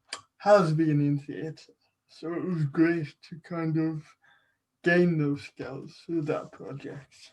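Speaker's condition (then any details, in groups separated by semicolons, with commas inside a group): Cerebral palsy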